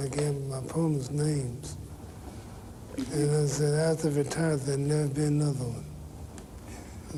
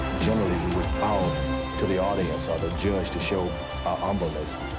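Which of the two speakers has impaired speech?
The first: Parkinson's syndrome; no weakness, no tremor, mild; sometimes slurred speech.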